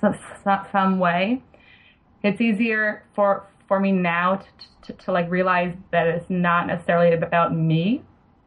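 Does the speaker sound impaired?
Yes: stuttering; past stuttering therapy with desensitization, learned to live effectively with stuttering; stutters when talking with patients, listeners sometimes react oddly to stuttering; here repeated sounds, repeated words, prolonged sounds.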